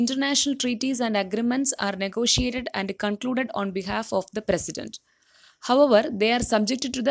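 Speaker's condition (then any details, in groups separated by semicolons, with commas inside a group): No condition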